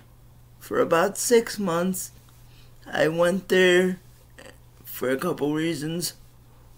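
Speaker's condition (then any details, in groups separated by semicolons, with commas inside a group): Cerebral palsy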